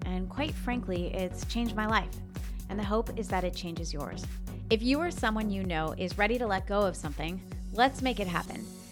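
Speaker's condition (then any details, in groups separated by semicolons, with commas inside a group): No condition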